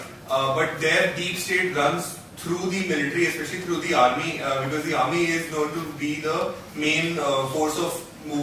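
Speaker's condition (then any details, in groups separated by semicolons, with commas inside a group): No condition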